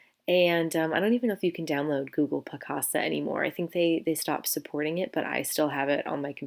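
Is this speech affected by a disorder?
No.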